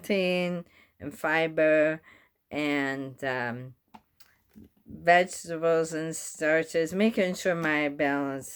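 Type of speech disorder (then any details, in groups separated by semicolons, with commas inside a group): Bulbar dysarthria; bulbar onset ALS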